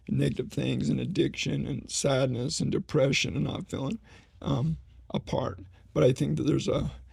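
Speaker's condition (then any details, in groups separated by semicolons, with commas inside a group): ALS; needs voice rest during conversation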